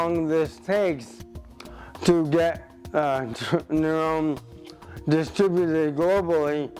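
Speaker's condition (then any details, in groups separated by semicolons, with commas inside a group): ALS; affects arms, hands, neck, tongue, lips, cheeks, throat; in phase three stem cell trial; slurred, poor speech, expects to lose speech entirely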